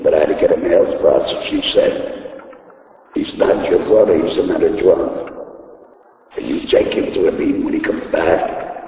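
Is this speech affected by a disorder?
Yes: laryngectomy; voice box removed by surgery, speech device placed in throat; talks with throat device, needs thumb to talk; taught to talk with throat device, cannot talk without thumb, earlier voice loss.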